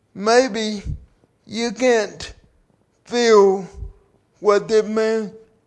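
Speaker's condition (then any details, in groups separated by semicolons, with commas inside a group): Cerebral palsy; from birth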